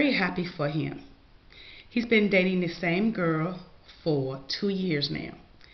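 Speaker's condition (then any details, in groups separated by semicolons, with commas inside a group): No condition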